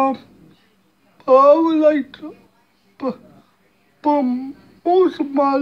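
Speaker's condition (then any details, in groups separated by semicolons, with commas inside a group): Cerebral palsy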